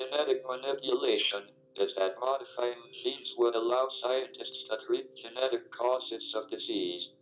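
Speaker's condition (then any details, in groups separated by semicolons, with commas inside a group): ALS, speech-generating device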